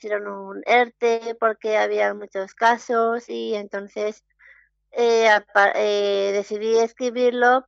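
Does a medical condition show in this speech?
Yes: Down syndrome; early intervention in childhood with speech therapy and early stimulation.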